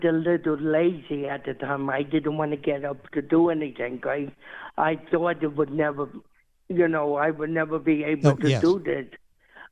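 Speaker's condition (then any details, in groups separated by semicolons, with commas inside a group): Cerebral palsy; later learned to walk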